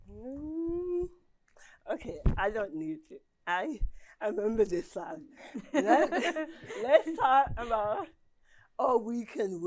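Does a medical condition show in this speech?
Yes: cerebral palsy.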